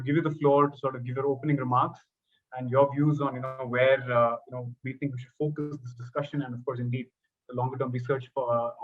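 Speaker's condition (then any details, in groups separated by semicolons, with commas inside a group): No condition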